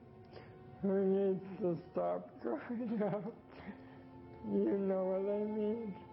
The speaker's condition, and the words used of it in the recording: ALS (motor neuron disease). He's tough to understand his voice because he was diagnosed with ALS, Lou Gehrig's disease.